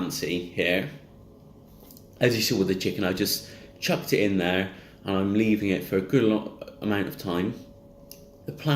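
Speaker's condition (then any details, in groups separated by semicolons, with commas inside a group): No condition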